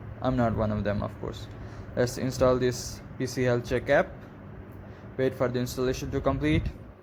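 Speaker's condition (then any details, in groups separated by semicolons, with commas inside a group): No condition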